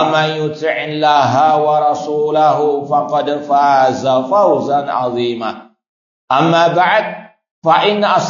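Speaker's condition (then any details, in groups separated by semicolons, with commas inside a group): No condition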